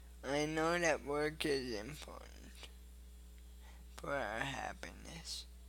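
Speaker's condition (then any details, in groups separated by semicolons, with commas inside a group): Cerebral palsy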